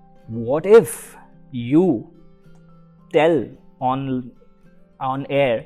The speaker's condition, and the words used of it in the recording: Stuttering. The word itself, the issue which I have, I can't say it.